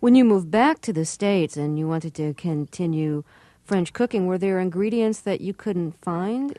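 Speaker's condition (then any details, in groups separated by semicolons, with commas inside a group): No condition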